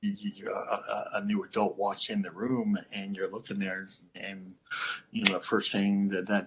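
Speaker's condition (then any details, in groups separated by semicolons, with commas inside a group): Cleft lip and palate; congenital cleft lip and palate, not fully formed at birth; lisp, stuttering and unclear speech as a child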